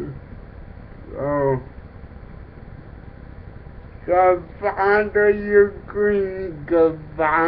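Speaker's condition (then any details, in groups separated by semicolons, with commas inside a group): Cerebral palsy; affects speech, talks differently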